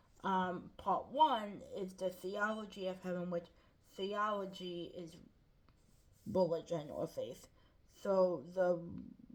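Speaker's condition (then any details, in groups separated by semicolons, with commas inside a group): Cerebral palsy; lifelong, ankle-foot orthoses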